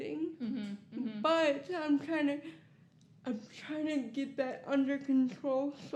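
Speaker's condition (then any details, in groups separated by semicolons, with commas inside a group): Cerebral palsy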